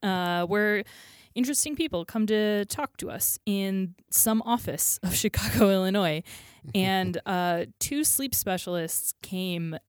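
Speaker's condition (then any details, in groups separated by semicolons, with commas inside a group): No condition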